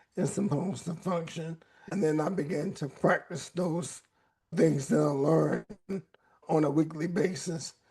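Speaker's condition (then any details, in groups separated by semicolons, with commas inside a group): ALS; voice raspy at times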